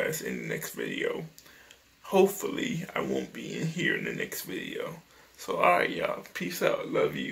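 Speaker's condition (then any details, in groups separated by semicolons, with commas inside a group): Cerebral palsy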